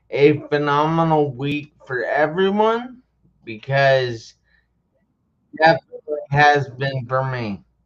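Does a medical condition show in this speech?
Yes: traumatic brain injury.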